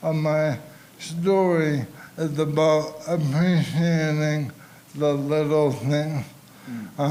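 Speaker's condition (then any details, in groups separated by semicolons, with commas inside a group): ALS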